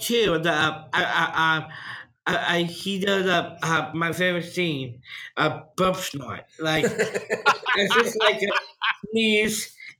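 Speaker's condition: Down syndrome; in school system until age 21

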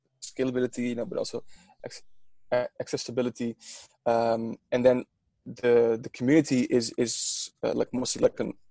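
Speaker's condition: Stuttering; stuttering during recording; own stuttering noted by speaker during conversation; repeated sounds, prolonged sounds

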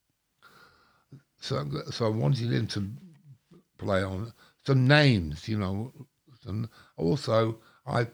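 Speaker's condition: Stroke, mini stroke; slurring words a lot

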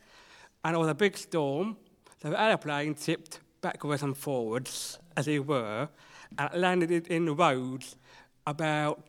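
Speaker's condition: Down syndrome

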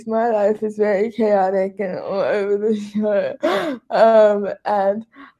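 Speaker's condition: Cerebral palsy; wheelchair user, quadriplegic

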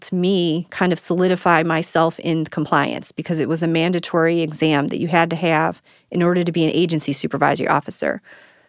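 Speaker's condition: No condition

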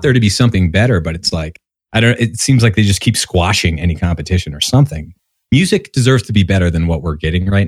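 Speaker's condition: No condition

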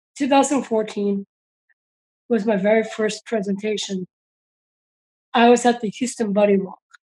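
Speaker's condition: Down syndrome; congenital

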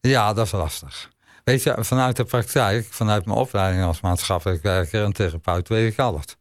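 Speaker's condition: ALS; tires quickly, struggles shaving, brushing teeth, depends on others, climbing Mont Ventoux on adapted electric bike

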